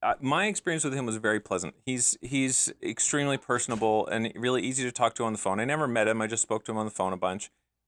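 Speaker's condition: No condition

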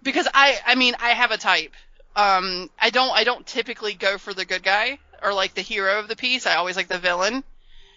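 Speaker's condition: No condition

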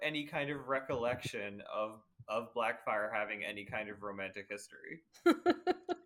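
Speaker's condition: No condition

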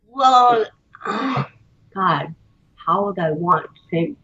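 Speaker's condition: Cerebral palsy; botox

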